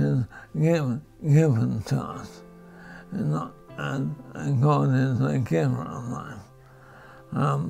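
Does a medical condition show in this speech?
Yes: primary lateral sclerosis (MND), PLS; rarest motor neuron disease form, very slow progressing; symptoms began 14 years ago; voice affected early.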